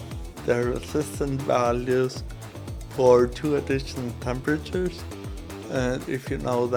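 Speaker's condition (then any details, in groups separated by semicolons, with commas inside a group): Cerebral palsy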